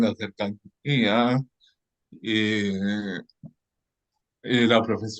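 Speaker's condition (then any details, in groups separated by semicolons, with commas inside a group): Cerebral palsy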